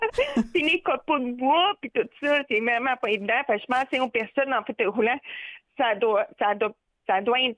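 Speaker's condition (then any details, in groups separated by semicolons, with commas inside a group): Deafness with cochlear implant; familial deafness; phone hard to understand, especially deep male voices, fast or quiet speakers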